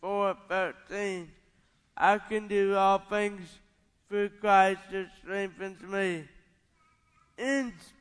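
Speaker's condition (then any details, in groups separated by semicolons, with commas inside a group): Cerebral palsy; lifelong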